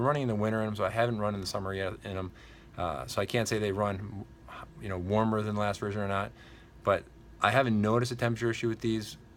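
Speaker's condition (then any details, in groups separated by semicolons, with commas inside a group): No condition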